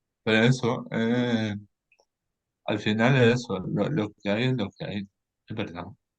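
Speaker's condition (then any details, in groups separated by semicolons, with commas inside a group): Cerebral palsy; may run out of air, not always fully intelligible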